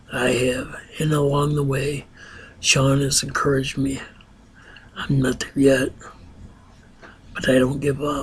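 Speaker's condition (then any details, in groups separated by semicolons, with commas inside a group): Ataxia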